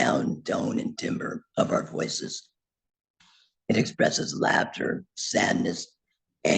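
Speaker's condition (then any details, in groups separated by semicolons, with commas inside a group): Laryngectomy; total laryngectomy, voice prosthesis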